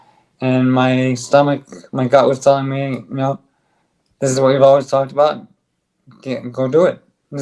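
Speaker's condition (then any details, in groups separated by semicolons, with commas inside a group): ALS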